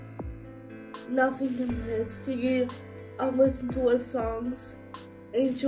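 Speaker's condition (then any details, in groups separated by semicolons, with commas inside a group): Cerebral palsy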